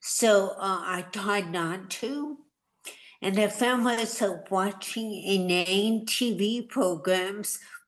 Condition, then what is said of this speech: Stroke. I had no problem putting my thoughts into language. And now I have trouble.